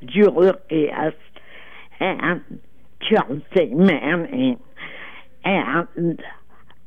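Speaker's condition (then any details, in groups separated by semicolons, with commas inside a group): Trouble speaking; self-reported trouble speaking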